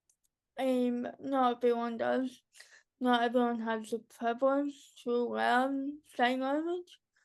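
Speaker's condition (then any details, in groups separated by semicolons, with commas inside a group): Cerebral palsy; birth trauma, eight weeks in infant ICU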